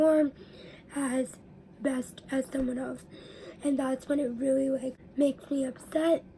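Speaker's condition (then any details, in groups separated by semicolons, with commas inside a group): Cerebral palsy; spastic diplegia, caused by brain injury; weekly physical therapy; speech delay and issues, raspy voice, big breaths between sentences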